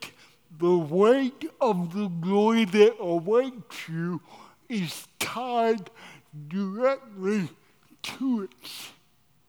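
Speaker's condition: Cerebral palsy

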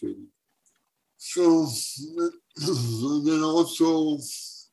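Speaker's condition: Cerebral palsy; wheelchair for mobility

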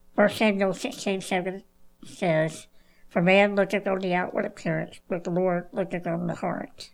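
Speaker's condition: Cleft lip and palate, Goldenhar syndrome; congenital Dolgen Harris syndrome, no right ear or lung, missing right jawbone

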